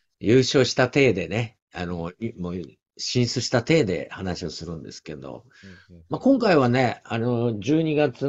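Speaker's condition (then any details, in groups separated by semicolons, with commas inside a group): No condition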